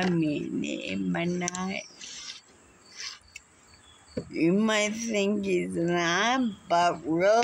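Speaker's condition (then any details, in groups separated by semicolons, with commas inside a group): Muscular dystrophy; unable to walk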